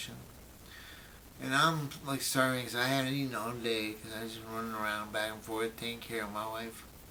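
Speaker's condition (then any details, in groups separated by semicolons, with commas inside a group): Brain injury; memory greatly affected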